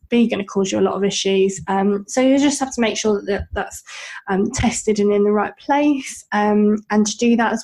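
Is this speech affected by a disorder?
Yes: bilateral cleft lip and palate; congenital.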